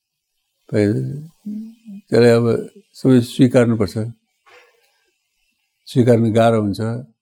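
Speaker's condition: Parkinson's disease; elderly

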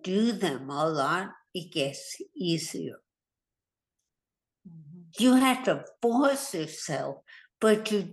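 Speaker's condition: Hemorrhagic stroke; more than a year after stroke

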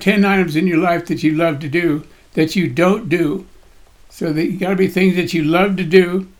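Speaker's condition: Parkinson's disease; voice shakes, body shakes

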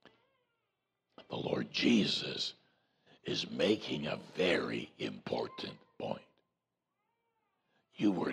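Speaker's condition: Voice box removal needed; vocal cord cancer

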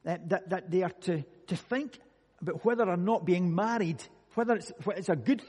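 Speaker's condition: No condition

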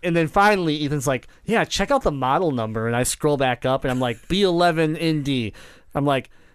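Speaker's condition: Cleft palate; kept home from school while healing

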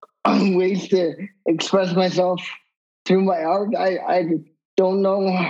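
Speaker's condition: Cerebral palsy; wheelchair user

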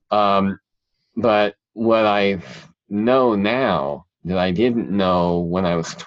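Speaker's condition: Cleft palate; present since childhood

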